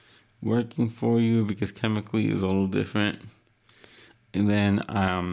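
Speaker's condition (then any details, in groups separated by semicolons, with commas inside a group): Cerebral palsy; wheelchair user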